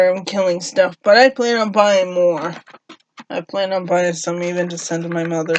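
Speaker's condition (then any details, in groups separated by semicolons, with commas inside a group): Cerebral palsy; uses walker, no wheelchair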